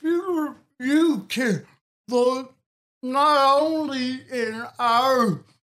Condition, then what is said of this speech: Cerebral palsy. Still to this day, I cannot hear my voice.